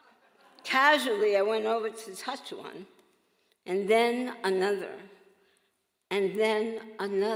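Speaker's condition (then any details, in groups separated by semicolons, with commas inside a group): Oral cancer survivor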